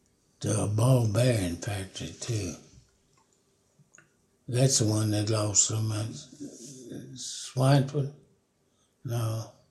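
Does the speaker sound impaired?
Yes: Parkinson's; about 5 years since onset, fallen 19 times in yard, no broken bones.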